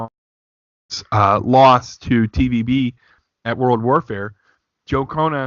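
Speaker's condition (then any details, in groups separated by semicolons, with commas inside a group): No condition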